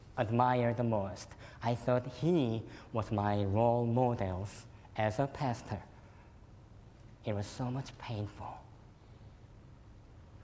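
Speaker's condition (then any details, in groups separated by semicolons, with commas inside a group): Cleft lip and palate; fed formula and cow milk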